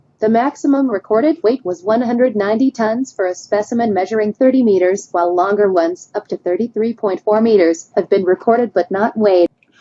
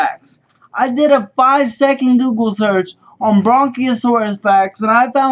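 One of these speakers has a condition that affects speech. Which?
The second: cerebral palsy; spastic twitchy movements, wheelchair user; speech somewhat affected, occasional slurring, mostly controlled.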